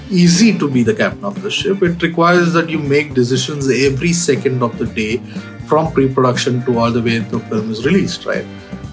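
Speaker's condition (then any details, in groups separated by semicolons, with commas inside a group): No condition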